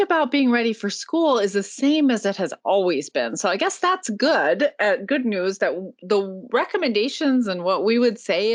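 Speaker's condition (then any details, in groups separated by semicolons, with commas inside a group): No condition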